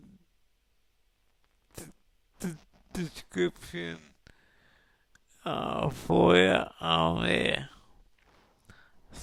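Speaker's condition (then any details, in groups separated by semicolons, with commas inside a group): Cerebral palsy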